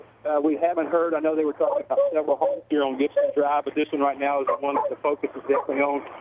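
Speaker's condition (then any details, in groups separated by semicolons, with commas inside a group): No condition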